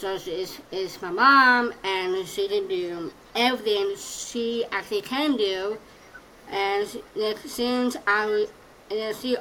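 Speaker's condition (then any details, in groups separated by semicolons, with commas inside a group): Down syndrome; congenital, present since birth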